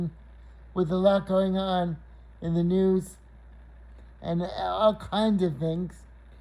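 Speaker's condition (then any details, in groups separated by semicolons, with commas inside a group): Cerebral palsy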